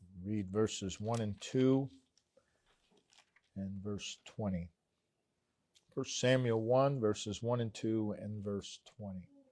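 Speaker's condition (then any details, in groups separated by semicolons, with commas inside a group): No condition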